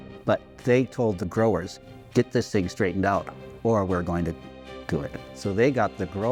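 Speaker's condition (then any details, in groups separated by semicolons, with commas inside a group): No condition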